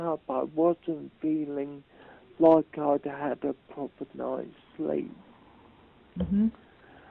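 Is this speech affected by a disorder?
Yes: multiple sclerosis; relapsing course, intention tremor; voice much more restricted.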